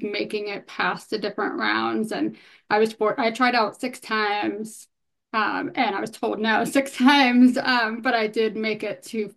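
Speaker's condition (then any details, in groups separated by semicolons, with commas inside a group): Hearing loss; bilateral, noticed about age 5, analog then digital hearing aids, right ear beyond aid benefit, left hearing aid; right cochlear implant at Johns Hopkins under a year ago, recognition 0% to 93%, considering left implant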